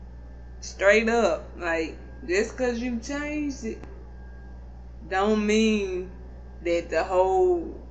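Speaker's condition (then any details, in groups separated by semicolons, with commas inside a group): Cerebral palsy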